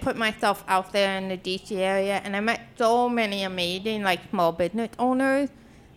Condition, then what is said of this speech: Deafness. I can still speak really well because I had 10 years of speech therapy.